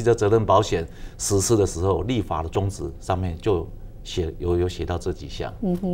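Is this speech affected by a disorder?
No.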